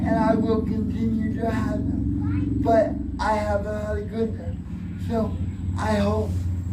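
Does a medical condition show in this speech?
Yes: cerebral palsy.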